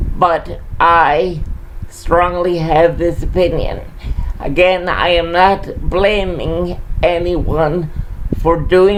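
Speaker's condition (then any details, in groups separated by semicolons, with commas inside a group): Cerebral palsy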